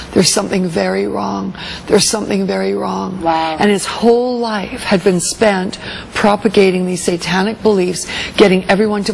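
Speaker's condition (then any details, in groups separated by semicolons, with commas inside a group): No condition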